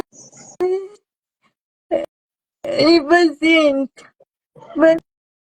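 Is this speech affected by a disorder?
Yes: cerebral palsy.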